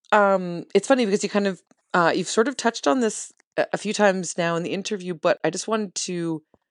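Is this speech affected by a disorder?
No.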